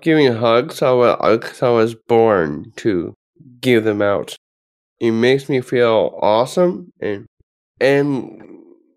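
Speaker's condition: Down syndrome; from birth

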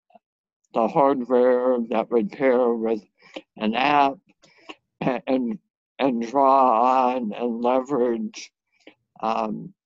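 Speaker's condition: Head and neck cancer surgery; resulting severe dysphagia

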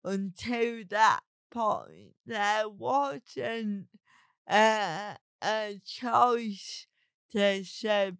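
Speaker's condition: Cerebral palsy; present by age 4

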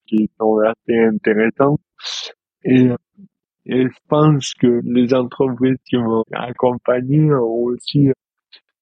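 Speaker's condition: Dystonia; present since birth

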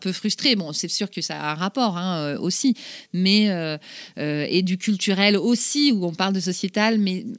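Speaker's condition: No condition

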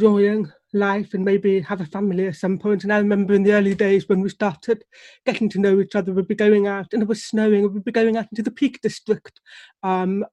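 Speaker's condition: Deafness; relies on lip reading

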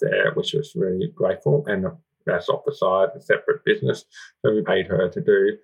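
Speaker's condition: Profound deafness, congenital, severe profound hearing loss; about 95% speech perception six months after implant, up from about 5%, still lip reads, Auslan second language

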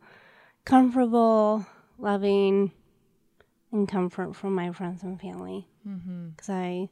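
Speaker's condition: Down syndrome; also hard time breathing

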